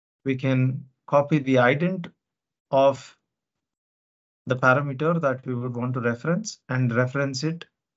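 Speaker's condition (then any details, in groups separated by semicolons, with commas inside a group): No condition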